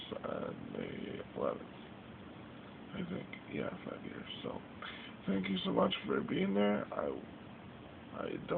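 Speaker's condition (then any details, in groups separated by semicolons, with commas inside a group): Cerebral palsy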